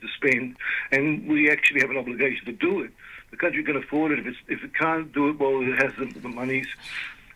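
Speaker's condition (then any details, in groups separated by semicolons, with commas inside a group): Parkinson's disease; can't do much more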